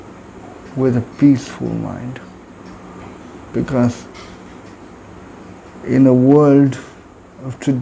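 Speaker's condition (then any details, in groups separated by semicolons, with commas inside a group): Cerebral palsy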